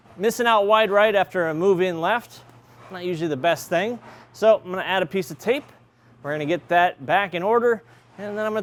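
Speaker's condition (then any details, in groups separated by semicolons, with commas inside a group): No condition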